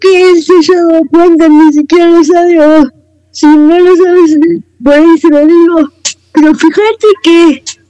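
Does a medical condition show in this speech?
Yes: cerebral palsy; voice and way of speaking affected by cerebral palsy, per host.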